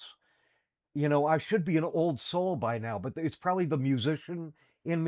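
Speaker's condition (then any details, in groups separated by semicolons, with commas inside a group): No condition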